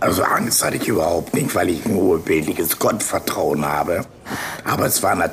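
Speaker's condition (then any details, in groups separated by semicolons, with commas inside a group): Laryngectomy after laryngeal cancer, voice prosthesis (tracheoesophageal); air redirected to pharynx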